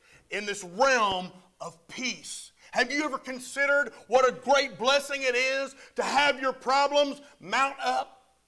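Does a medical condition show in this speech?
No.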